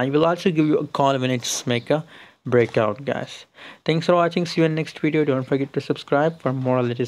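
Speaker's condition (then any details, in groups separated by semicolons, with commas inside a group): No condition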